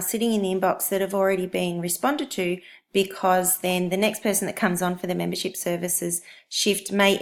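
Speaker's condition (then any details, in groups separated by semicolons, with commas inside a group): No condition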